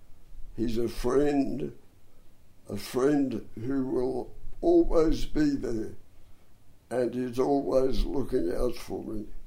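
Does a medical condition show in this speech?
Yes: dystonia and cerebral palsy; hard-to-diagnose.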